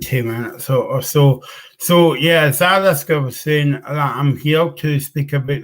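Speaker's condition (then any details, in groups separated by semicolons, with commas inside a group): Cerebral palsy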